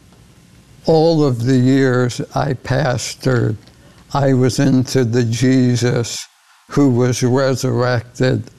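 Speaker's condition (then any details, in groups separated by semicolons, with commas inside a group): ALS; progressive neurodegenerative disease causing loss of muscle control, initial prognosis 2 to 5 years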